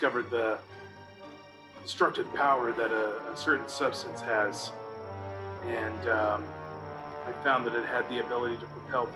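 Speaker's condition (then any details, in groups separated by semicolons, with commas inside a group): No condition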